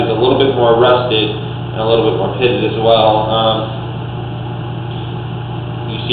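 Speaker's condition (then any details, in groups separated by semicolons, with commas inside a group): No condition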